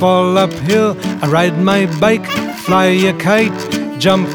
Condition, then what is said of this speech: No condition.